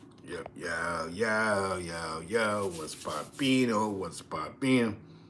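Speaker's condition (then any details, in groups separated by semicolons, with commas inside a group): No condition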